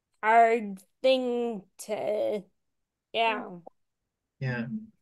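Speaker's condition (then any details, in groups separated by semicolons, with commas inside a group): Friedreich's ataxia; genetic, progressive; voice issues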